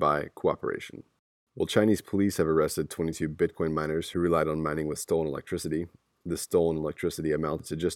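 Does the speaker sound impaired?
No.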